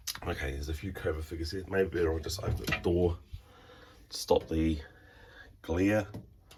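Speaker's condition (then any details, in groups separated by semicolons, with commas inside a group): No condition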